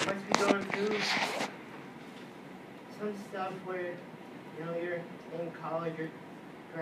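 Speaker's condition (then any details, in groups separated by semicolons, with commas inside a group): Cerebral palsy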